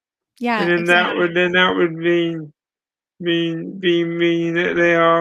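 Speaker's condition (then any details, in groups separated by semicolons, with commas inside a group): Cerebral palsy; speech impairment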